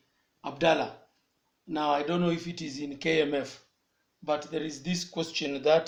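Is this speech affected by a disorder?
No.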